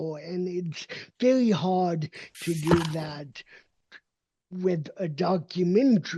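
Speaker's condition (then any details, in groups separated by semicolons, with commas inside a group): Cerebral palsy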